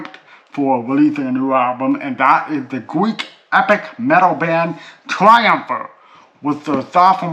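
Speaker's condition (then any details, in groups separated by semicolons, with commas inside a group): Cerebral palsy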